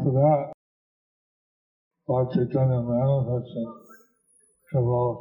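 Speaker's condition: Stroke with facial paralysis; about 15 years since stroke

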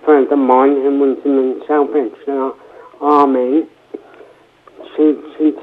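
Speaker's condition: Cerebral palsy, mild; affects speech, speech therapy at Victoria School in Poole

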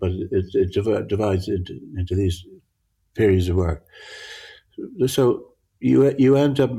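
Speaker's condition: Parkinson's; altered visual perception

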